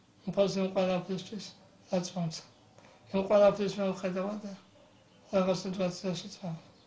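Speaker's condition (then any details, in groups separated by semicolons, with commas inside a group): Muscular dystrophy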